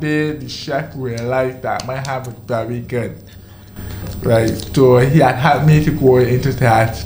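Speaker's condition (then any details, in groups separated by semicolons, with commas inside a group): Deafness, deaf in one ear from birth, other ear from age 18; has speech, had speech therapy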